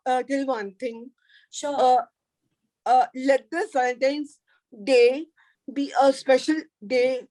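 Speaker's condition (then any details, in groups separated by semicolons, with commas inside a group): Cerebral palsy; floppy limbs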